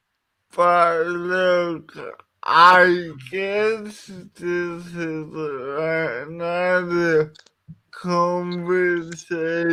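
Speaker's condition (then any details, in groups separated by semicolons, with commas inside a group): Cerebral palsy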